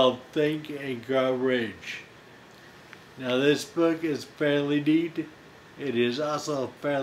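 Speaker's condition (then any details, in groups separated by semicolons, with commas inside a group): Friedreich's ataxia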